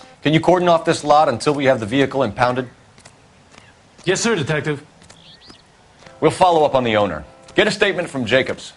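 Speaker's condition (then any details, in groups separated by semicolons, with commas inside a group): No condition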